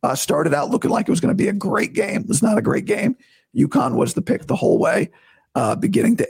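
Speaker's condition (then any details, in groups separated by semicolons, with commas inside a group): Vocal cord surgery recovery; recovering from vocal cord surgery, starting vocal coach physical therapy today, doctor approves talking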